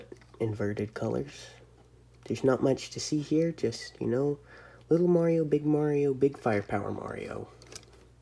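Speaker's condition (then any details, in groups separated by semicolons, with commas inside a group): No condition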